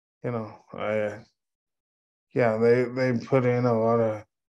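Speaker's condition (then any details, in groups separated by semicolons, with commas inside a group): Cerebral palsy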